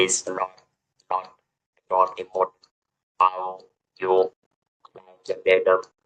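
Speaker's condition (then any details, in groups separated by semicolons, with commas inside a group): Throat cancer, electrolarynx user; several years after diagnosis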